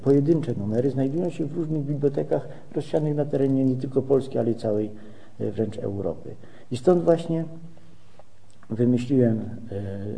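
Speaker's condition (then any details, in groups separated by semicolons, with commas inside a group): No condition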